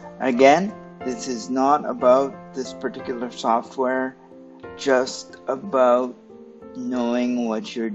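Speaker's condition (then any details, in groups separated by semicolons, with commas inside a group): Cerebral palsy; stiff muscles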